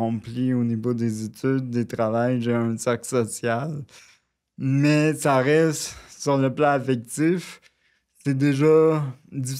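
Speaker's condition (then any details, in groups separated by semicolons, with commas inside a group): Cerebral palsy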